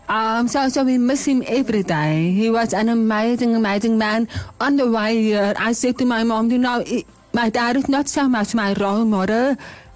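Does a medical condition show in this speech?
Yes: hearing loss; deaf, bilateral cochlear implants, first received in Worcester, Cape Town, second two years later; learned early to speak like hearing person, mother bonita drew out language, not natural.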